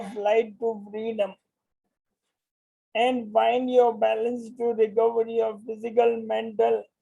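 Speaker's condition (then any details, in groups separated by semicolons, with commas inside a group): Motor neurone disease; voice strong and loud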